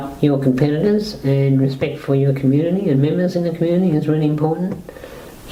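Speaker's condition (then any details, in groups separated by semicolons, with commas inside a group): Motor neuron disease-like muscle disease; speech less clear than before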